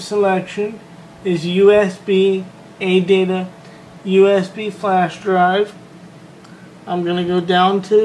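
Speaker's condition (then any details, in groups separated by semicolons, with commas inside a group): Cerebral palsy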